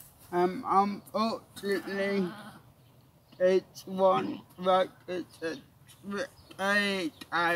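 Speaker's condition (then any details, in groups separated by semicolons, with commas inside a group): Cerebral palsy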